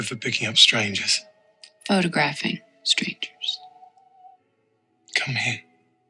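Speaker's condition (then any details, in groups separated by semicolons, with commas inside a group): No condition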